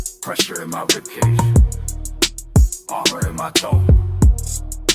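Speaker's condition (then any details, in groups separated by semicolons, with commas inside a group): No condition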